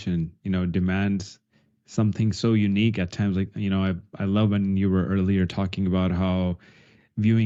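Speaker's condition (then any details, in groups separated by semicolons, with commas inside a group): No condition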